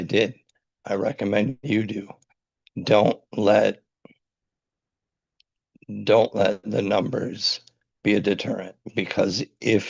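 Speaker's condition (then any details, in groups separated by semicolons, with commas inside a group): ALS; brain-computer interface implant; speaking getting harder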